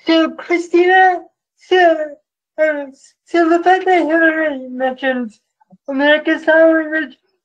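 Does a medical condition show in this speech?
Yes: cerebral palsy.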